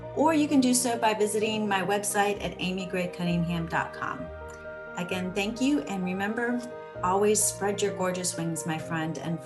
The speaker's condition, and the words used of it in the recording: None; typical speech.